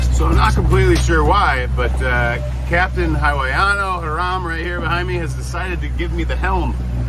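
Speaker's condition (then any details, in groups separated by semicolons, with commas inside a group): No condition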